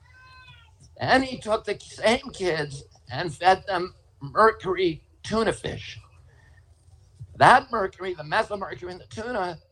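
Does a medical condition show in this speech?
Yes: spasmodic dystonia; voice trembles.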